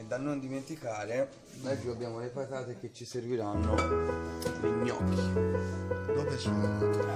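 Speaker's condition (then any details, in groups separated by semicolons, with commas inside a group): No condition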